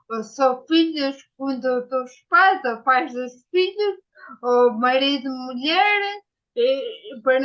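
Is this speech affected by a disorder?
Yes: ataxia after brain injury.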